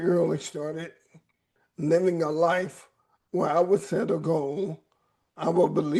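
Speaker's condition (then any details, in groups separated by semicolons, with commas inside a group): ALS; voice raspy at times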